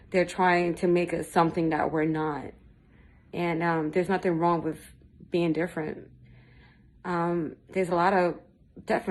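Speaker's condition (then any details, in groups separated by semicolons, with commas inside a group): No condition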